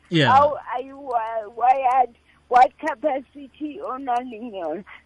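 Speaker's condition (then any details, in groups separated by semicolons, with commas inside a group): Cerebral palsy; since childhood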